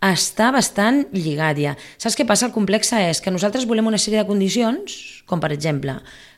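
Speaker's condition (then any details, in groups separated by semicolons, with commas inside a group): No condition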